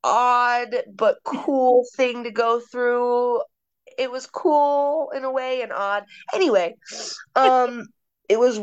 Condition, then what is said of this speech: Stuttering. I don't necessarily mind that I have a stutter, but there are times when it's so hard that I can't even speak.